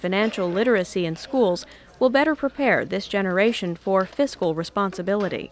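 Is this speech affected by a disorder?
No.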